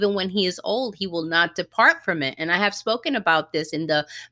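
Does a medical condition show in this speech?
No.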